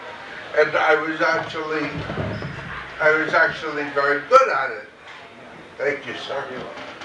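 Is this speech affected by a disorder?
Yes: cerebral palsy, mild; mainly affects speech.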